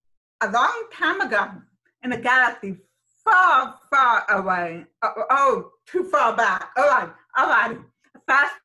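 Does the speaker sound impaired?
Yes: deafness, sensorineural hearing loss; congenital profound sensorineural, damaged nerves, found 9 months, behind-ear aid at 10, adult cochlear implant; raised oral, about 10 years speech therapy, mainstreamed in public school.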